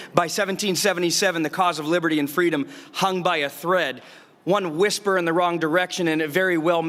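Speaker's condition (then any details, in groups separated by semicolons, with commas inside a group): No condition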